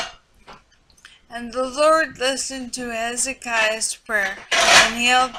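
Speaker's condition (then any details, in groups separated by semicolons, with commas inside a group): Multiple sclerosis; speech affected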